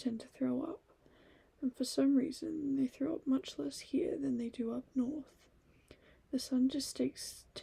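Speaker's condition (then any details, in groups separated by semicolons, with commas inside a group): No condition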